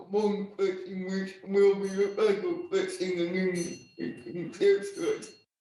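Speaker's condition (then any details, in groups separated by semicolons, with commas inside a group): Cerebral palsy, spastic and dyskinetic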